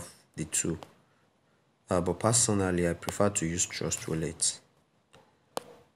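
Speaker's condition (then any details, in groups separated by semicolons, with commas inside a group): No condition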